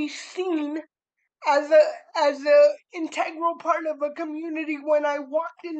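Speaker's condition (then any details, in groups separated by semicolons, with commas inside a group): Cerebral palsy; spastic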